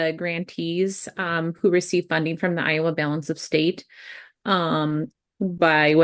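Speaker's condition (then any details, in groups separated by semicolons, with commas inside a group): No condition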